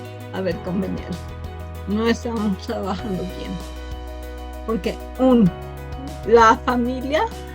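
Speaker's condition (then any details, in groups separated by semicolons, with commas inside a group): Cerebral palsy from birth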